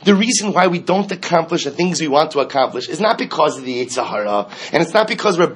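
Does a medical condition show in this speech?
No.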